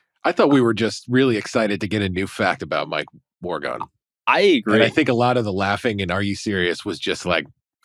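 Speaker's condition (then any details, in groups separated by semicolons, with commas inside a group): No condition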